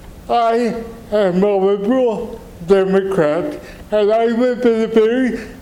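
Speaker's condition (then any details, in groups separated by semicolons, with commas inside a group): Cerebral palsy; wheelchair user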